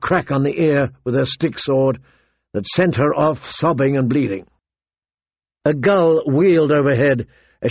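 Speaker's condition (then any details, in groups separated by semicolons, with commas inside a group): No condition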